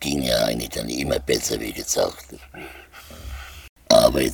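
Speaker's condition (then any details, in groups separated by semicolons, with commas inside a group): Total laryngectomy, voice prosthesis (shunt valve) speech; total laryngectomy many years ago, large abscess over epiglottis and larynx, earlier emergency tracheotomy, no radiation; speaks via shunt valve, standard cannula failed to seal stoma, rehab speech therapy, swallowing fairly good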